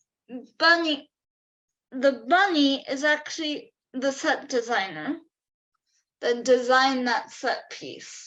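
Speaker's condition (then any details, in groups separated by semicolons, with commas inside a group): Cerebral palsy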